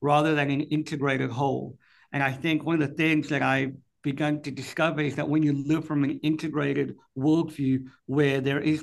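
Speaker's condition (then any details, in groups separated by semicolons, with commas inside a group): Cleft palate; speech impediment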